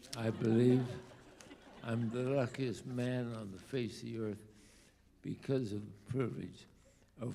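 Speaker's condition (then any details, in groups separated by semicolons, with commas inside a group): ALS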